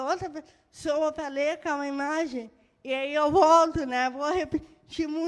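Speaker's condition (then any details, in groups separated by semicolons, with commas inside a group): Cerebral palsy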